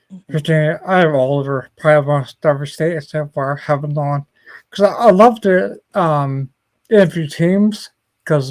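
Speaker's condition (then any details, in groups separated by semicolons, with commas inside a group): Ataxia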